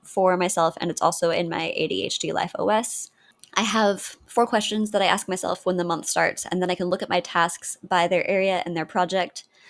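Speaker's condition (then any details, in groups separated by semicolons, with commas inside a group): No condition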